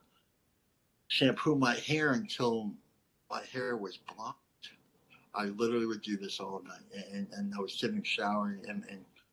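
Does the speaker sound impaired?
Yes: cleft lip and palate; stuttering and unclear speech as a child.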